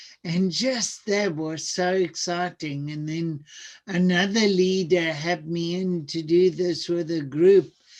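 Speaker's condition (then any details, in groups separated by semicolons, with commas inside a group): Cerebral palsy; severe birth complications; diagnosed age four, late walking; speech sounds atypical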